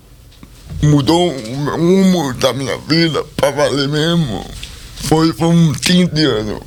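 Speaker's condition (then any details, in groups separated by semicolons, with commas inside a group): Cerebral palsy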